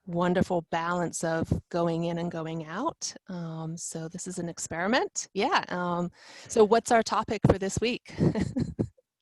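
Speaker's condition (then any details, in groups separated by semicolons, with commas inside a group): No condition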